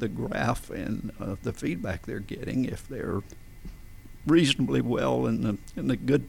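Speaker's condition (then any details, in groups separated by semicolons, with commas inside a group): Spasmodic dysphonia; neurologists suggested psychological cause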